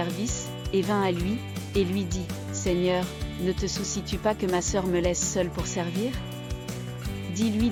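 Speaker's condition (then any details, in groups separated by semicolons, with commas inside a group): No condition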